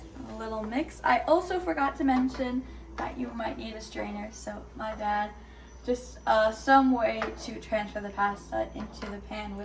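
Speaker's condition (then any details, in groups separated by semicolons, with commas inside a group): No condition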